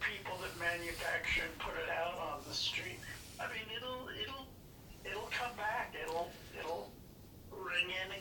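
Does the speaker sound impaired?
Yes: Parkinson's disease; diagnosed 5-6 years ago, hand tremors, deep brain stimulation both sides, first 1.5 years ago.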